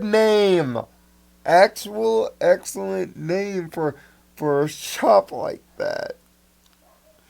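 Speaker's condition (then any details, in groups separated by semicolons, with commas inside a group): Cerebral palsy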